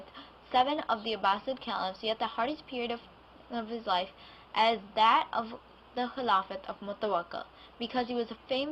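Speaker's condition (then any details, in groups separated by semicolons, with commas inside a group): No condition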